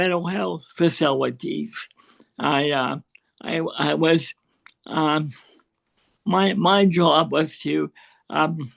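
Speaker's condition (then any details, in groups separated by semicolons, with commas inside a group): Cerebral palsy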